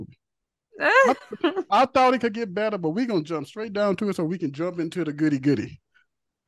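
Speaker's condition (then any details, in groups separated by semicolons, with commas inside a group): No condition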